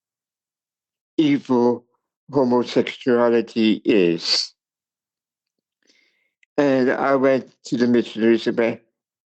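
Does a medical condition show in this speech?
Yes: cerebral palsy; speech impairment.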